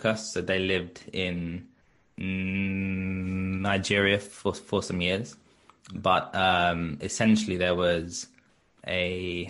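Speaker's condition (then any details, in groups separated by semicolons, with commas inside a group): Stutter; onset age four after two fluent years, ineffective speech therapy, drama school, Birmingham University course; blocking and freezing in childhood, fluent in drama performances, avoided class reading as teen; repeated sounds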